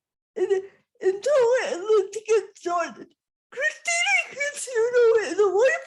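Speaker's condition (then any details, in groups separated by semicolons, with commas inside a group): Quadriplegic cerebral palsy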